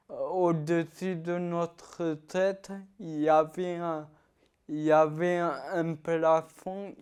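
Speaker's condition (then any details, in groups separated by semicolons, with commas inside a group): Ataxia-telangiectasia; trouble eating and drinking alone, drooled as infant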